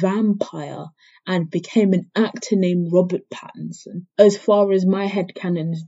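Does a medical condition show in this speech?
No.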